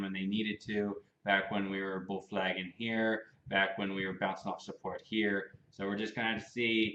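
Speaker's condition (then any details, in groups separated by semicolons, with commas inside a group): No condition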